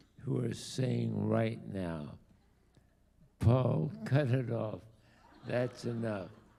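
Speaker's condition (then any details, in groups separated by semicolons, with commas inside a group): ALS; diagnosed about two years ago, late onset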